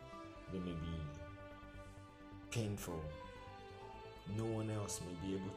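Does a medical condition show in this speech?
No.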